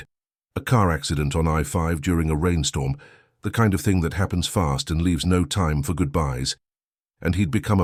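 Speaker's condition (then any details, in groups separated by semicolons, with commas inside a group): No condition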